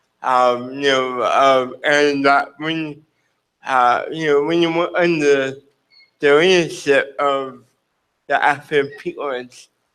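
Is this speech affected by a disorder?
Yes: cerebral palsy.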